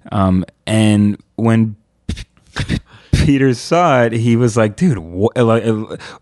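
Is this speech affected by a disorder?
Yes: stuttering; stuttering since childhood; stutter-like tension when signing own name, worse under pressure or with people watching; here repeated words, blocks.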